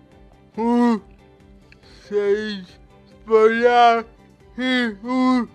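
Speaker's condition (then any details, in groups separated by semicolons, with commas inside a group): Cerebral palsy; cerebral palsy since birth; short replies, host repeats and checks words, 'parálisis cerebral' came out unclear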